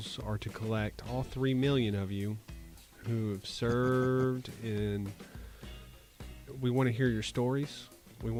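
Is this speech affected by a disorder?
No.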